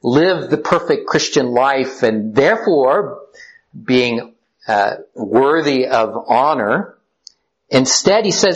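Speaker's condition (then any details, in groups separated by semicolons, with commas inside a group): No condition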